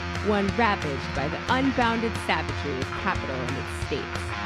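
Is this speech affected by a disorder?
No.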